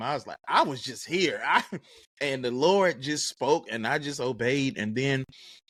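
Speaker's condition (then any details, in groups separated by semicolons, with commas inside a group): No condition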